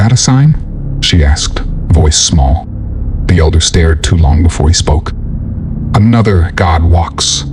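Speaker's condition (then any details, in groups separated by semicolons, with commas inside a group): No condition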